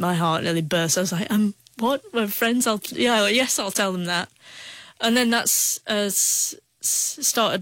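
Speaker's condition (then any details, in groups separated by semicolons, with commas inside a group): Stammering; stammer since youth, long hidden, isolation, joined British Stammering Association on advice of John Larkin; adult, open about stutter, talks freely with strangers at Stammering conferences; hid stutter when young, terrified of phone, typed AOL messaging gave artificial fluency; prolonged sounds, blocks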